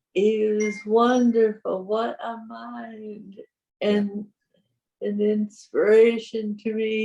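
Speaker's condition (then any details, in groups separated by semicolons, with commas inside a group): Parkinson's; voice weaker than before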